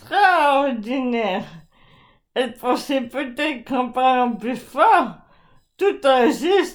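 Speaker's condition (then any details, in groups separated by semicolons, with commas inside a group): ALS (Charcot's disease); progressive muscle atrophy throughout body, leading toward complete paralysis; voice very severely affected, gradually deteriorating, articulation problems, not a mental impairment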